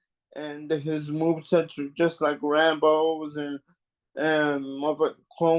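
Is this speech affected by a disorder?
Yes: cerebral palsy; mild.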